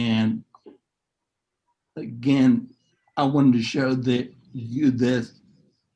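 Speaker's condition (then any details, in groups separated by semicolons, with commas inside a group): Neurological disease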